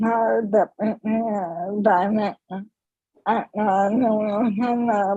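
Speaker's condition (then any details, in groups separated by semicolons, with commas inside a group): ALS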